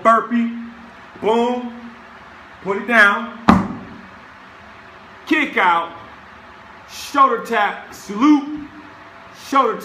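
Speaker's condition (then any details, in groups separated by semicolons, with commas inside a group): No condition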